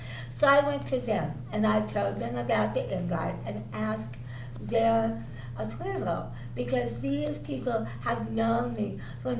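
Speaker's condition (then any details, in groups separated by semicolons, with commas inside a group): Cerebral palsy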